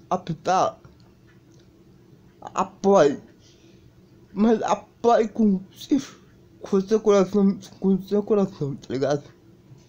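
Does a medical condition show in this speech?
Yes: cerebral palsy.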